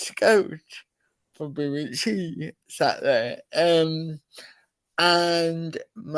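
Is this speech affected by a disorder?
Yes: cerebral palsy.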